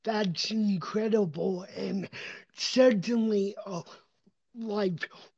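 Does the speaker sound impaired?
Yes: cerebral palsy; developmental, onset before three, non-progressive, motor impairment, speech impediment only visible sign, extensive speech therapy; speaker unsure whether condition is audible in speech, calls it accent.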